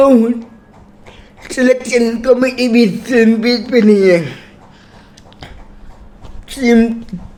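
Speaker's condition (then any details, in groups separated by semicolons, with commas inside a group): Cerebral palsy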